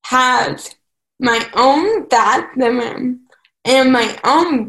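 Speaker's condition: Cerebral palsy; some mental developmental delay

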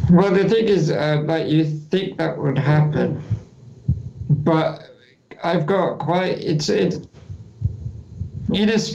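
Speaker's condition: Duchenne muscular dystrophy; lifelong, about 28 years, full-time wheelchair user, good finger ability with right technology and positioning

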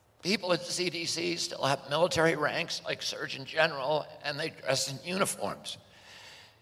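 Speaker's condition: Spasmodic dystonia; no known trauma

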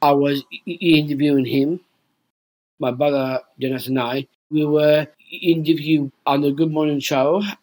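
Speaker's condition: Down syndrome

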